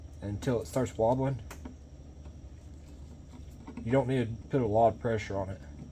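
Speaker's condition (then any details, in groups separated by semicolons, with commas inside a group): No condition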